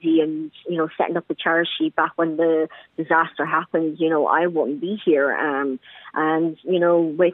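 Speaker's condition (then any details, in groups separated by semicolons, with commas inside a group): Cleft palate; congenital cleft palate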